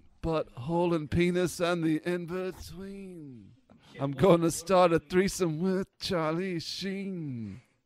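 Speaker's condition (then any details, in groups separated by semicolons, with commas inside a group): No condition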